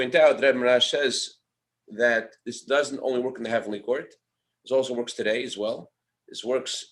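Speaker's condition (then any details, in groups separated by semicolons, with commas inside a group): No condition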